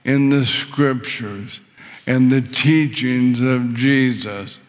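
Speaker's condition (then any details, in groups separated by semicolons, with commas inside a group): ALS; muscles falling apart throughout body, swallowing difficulty; struggles with swallowing, choked seriously on saliva, windpipe tightened, couldn't breathe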